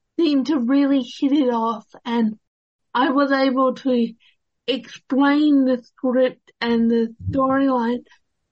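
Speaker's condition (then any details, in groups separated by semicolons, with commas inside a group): Cerebral palsy; worsened at start of year 12, low energy, poor balance, unable to move for days, therapies during schooling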